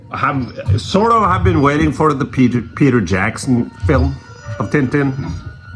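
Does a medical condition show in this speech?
No.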